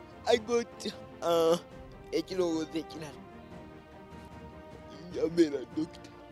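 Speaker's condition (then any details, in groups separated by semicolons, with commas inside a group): Cerebral palsy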